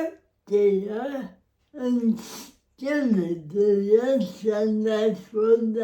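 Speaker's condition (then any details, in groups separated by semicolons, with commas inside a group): Cerebral palsy; spastic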